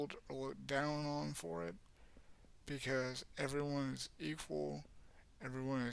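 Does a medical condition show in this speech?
Yes: cerebral palsy; has had speech therapy.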